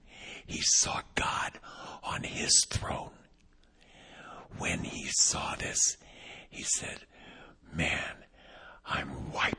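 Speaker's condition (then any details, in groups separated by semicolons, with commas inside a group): Vocal cord paralysis, unilateral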